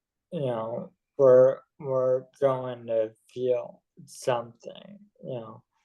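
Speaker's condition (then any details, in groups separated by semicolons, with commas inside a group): ALS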